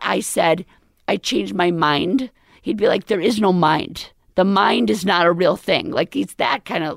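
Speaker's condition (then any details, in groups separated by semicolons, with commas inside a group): Left vocal cord paralysis, left unilateral; feeding tube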